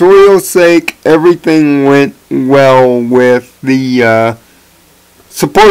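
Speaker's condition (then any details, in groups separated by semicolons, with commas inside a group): Cerebral palsy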